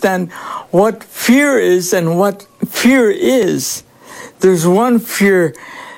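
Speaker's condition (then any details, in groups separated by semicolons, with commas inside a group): Cerebral palsy; cerebral palsy from birth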